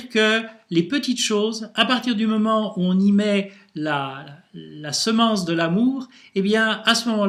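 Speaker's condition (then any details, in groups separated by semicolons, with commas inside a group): No condition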